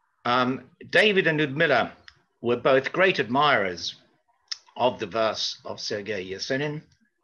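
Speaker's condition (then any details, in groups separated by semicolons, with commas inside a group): No condition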